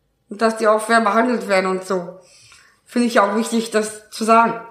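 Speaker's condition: Down syndrome; now 20 years old

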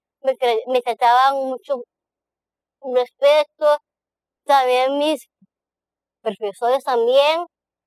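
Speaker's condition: Down syndrome; nearly 30 years old

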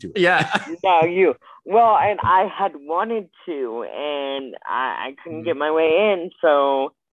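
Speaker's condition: Spastic quadriplegic cerebral palsy; brain-body communication misfire, uses wheelchair, not paralysis, full body sensation; age 27

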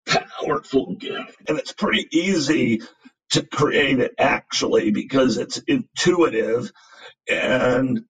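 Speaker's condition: Spasmodic dysphonia; could not talk much

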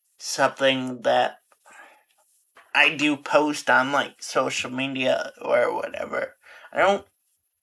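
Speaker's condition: Friedreich's ataxia; clinical trial participant, rapid physical decline after diagnosis

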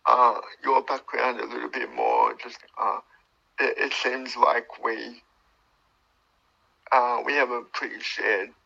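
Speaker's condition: Cerebral palsy; uses wheelchair

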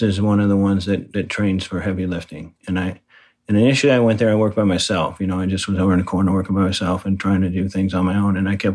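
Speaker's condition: Parkinson's disease; diagnosed by neurologist

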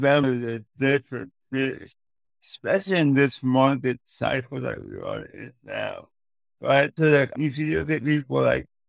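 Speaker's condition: Cerebral palsy; affects speech

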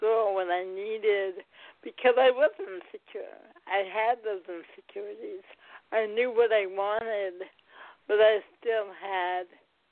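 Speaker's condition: Cerebral palsy, mild

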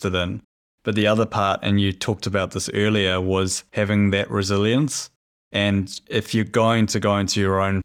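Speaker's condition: No condition

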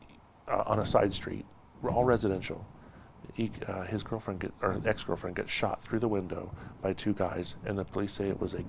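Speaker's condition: No condition

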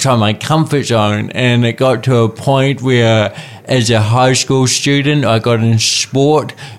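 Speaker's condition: Cerebral palsy; talks funny

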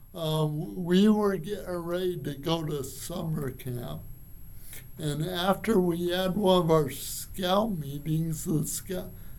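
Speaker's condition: Cerebral palsy; from birth

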